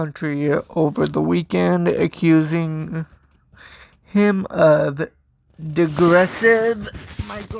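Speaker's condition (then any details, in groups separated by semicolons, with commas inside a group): Cerebral palsy; from birth, walks with walker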